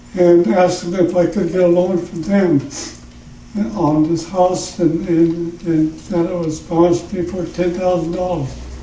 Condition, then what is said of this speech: Parkinson's disease. You'll have to excuse me, but I have trouble in my throat.